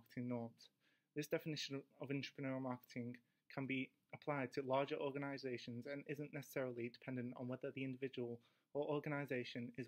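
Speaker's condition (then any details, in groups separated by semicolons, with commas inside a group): No condition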